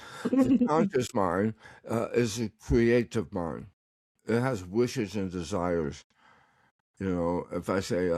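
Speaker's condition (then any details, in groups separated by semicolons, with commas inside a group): Tongue cancer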